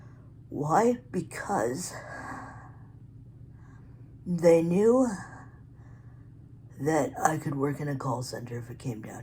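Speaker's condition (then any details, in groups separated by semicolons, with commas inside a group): Cerebral palsy; physically disabled; articulate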